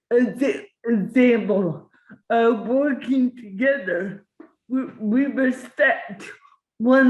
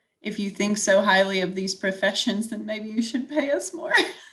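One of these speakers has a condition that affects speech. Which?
The first: cerebral palsy.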